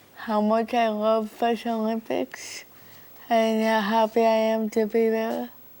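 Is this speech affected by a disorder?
Yes: cerebral palsy; from birth, oxygen deprivation, right side weaker.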